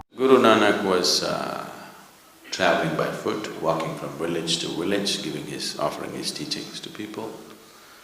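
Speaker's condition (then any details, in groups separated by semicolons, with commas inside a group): No condition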